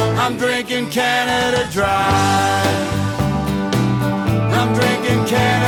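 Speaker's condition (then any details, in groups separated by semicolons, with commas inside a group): No condition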